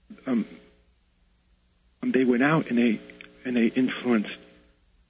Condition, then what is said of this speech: Stuttering. Well, I want to first actually say that at times when I speak, I stutter at times.